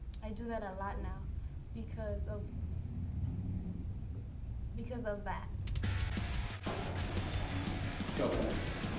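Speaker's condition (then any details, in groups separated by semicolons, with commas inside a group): No condition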